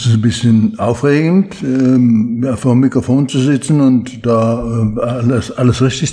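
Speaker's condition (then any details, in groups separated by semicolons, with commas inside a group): Parkinson's disease; Parkinson's disease diagnosed about 20 years ago, slowed movements, limits daily routine, needs much training; well controlled on medication overseen by neurologist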